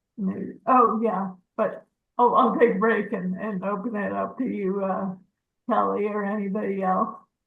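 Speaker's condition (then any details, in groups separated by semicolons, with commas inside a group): Cerebral palsy; walks at home, wheelchair outside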